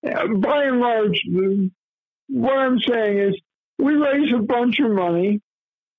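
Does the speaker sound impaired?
Yes: cerebral palsy; lifelong.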